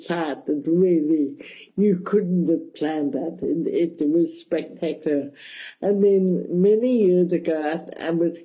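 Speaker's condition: Cerebral palsy, mild; speech mildly affected

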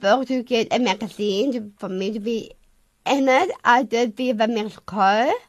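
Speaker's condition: Down syndrome; age 20

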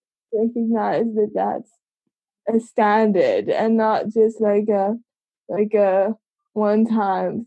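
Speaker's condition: Cerebral palsy; congenital, from birth, age 25

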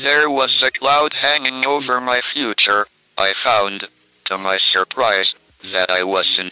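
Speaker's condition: Motor neurone disease, speech-generating device; onset early adulthood, diagnosed during postgraduate study at Cambridge, very minimal limb use; practically all adult life since onset, Equalizer communication system controlled by touch of a button; speaks through Equalizer system and computer speech synthesizer controlled by button clicks

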